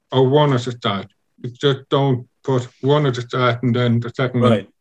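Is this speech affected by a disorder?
Yes: congenital deafness; born deaf, cause unknown, not hereditary, undiagnosed for about 12 months; wears two hearing aids, previously one while ear trained to aids; learned to speak via audiologists and speech therapist Jim from America, lip reading learned from Jim.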